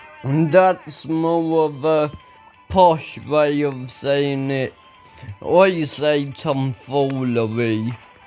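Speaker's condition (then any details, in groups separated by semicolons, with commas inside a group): Ataxia; speech recently worse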